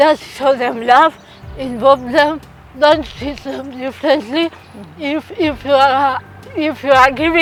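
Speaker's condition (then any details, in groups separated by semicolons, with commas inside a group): Cerebral palsy; from birth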